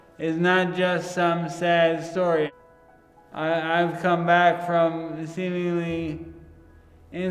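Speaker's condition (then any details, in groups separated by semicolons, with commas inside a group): Traumatic brain injury; struck by vehicle, upper-body paralysis; almost 15 years since injury, service dog, caregiver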